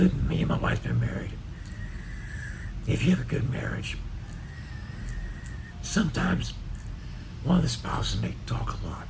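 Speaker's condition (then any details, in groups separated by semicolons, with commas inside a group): Neck cancer with tracheostomy, speaking valve; neck cancer, radiation narrowed vocal cords, tracheostomy; speaks via valve, gravelly quiet voice, pressure when swallowing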